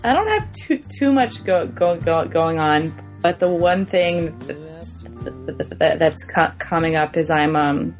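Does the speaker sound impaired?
Yes: stuttering; therapy over past 3 years: fluency shaping, stuttering modification, voluntary stuttering, subway talks with strangers; sometimes chops up words, listeners may need repetition, awkward on phone; here repeated sounds, repeated words.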